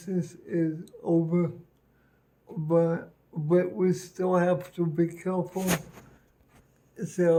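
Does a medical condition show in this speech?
Yes: cerebral palsy; speech noticeably affected.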